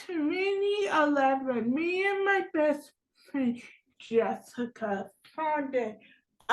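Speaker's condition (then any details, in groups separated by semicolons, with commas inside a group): Cerebral palsy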